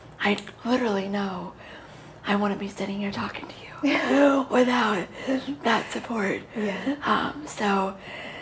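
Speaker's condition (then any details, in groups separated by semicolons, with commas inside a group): Cerebral palsy; very premature birth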